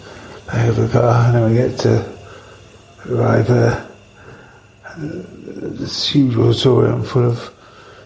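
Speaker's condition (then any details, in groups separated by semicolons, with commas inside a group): Parkinson's; implanted battery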